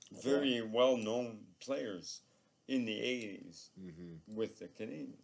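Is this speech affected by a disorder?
Yes: ALS; progressively crippling neurological disorder, living with it about three years; about three years since onset, diagnosed two years ago.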